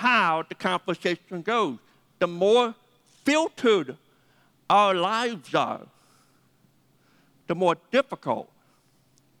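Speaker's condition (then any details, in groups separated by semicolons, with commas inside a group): Deafness; needs names repeated several times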